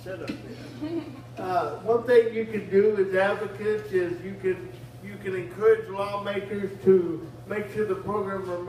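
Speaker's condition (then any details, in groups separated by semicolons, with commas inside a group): Cerebral palsy; wheelchair user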